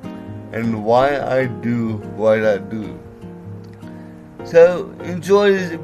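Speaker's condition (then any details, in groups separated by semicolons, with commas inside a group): Cerebral palsy; later myasthenia gravis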